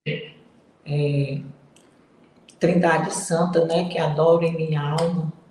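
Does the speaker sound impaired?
No.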